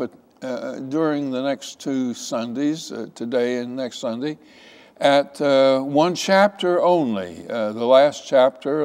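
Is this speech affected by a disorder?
No.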